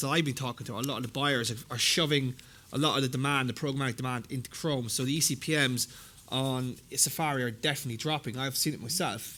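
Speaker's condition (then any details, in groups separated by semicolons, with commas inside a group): No condition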